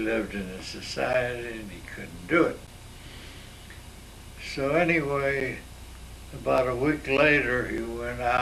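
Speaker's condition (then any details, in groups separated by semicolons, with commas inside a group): Myasthenia gravis; neurological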